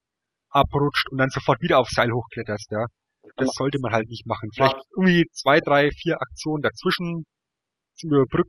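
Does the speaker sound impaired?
No.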